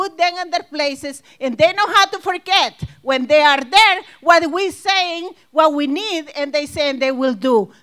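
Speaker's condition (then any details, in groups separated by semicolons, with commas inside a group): No condition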